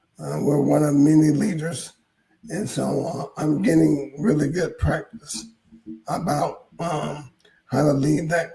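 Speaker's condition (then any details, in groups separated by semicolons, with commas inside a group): ALS; hoarse voice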